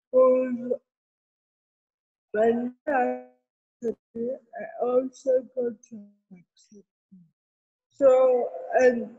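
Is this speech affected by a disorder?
Yes: cerebral palsy; therapy since six months old.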